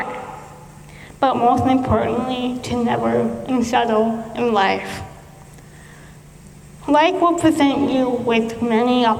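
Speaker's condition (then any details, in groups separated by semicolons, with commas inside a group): Cerebral palsy; speech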